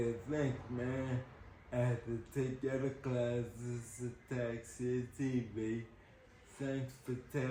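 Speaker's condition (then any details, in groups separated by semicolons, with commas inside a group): Ataxia; type seven, cerebellar, long-term, no cure; progressed over time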